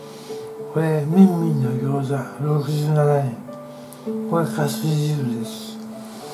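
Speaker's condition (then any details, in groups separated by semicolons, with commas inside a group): Tongue cancer, partial glossectomy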